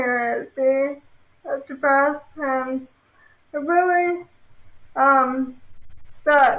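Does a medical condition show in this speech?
Yes: ALS; over five years since diagnosis, rapid decline to cane use.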